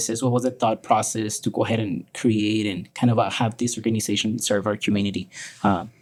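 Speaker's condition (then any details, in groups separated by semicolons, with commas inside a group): No condition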